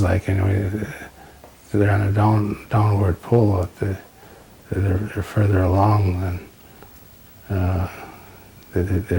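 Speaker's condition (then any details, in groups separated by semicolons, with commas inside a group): Parkinson's disease; slowed down, on medication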